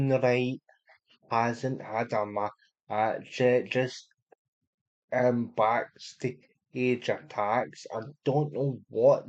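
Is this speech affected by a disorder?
Yes: cerebral palsy; unable to walk.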